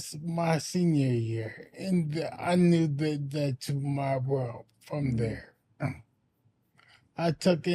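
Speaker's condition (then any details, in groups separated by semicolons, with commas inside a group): Anoxic brain injury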